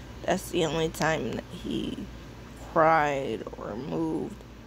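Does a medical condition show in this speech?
Yes: cerebral palsy; from birth, cannot walk.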